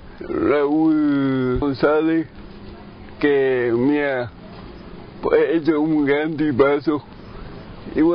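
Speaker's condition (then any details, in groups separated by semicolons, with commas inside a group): Brain lesion; left brain, present from birth, genetic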